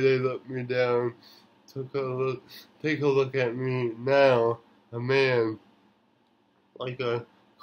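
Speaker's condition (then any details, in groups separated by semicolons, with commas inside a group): Cerebral palsy; since birth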